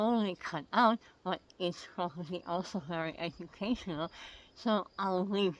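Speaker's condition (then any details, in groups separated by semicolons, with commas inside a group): Oral cancer; tracheostomy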